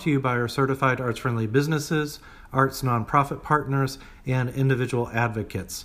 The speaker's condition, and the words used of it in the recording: None; typical speech.